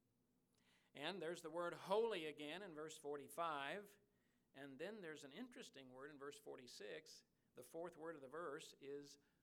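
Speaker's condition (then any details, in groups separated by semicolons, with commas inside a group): No condition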